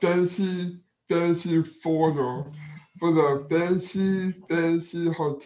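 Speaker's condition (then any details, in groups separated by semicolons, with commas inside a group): Down syndrome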